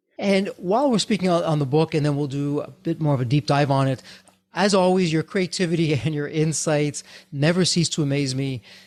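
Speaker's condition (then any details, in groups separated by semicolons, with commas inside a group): No condition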